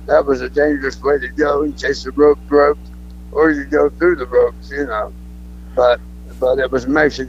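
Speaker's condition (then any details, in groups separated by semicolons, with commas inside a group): Throat cancer; speech not the best as result of throat cancer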